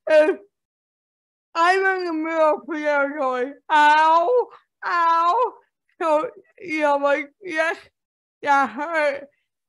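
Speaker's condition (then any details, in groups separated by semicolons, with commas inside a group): Cerebral palsy; age 45, worsening with age, cold-day joint pain, slower movement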